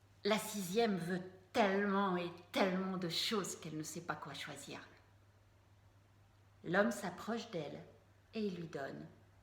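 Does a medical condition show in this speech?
No.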